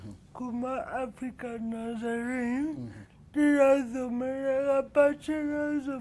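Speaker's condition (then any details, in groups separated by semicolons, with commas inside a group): Cerebral palsy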